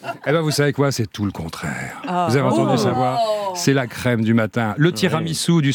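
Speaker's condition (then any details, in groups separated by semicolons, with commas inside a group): No condition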